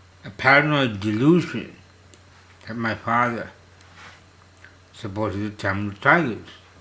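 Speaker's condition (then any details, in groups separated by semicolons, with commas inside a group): Slurred speech from poisoning; hypersalivation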